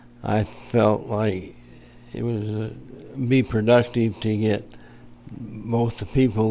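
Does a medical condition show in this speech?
Yes: Parkinson's disease; managed, under control.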